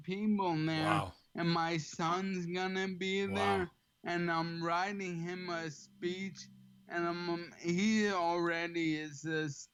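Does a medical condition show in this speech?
Yes: ALS; slightly slurred, has to slow down.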